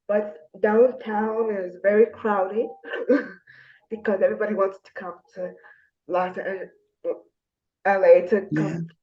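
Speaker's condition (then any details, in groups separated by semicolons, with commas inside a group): Spastic diplegia cerebral palsy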